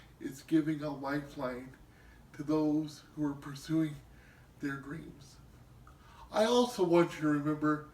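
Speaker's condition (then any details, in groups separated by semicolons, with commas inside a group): Cerebral palsy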